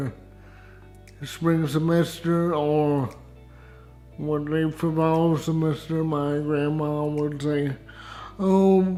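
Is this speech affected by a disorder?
Yes: cerebral palsy with dysarthria.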